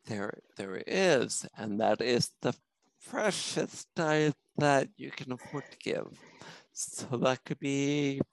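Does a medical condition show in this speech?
Yes: spinocerebellar ataxia; genetic cause, puzzled doctors for almost 40 years before diagnosis; symptoms for over 40 years, no definitive treatment, self-experimenting on own symptoms.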